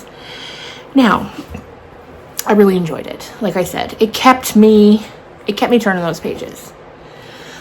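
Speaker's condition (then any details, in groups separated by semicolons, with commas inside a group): No condition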